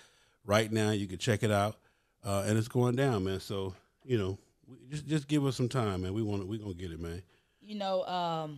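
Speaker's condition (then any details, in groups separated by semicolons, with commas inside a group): No condition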